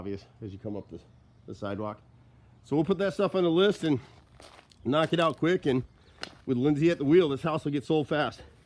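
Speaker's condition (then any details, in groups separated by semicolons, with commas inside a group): No condition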